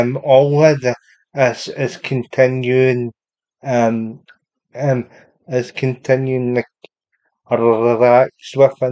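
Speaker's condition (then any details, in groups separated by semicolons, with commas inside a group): Cerebral palsy; unable to walk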